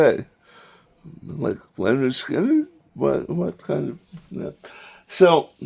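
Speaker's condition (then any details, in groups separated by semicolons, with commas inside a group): Tongue cancer surgery, tongue graft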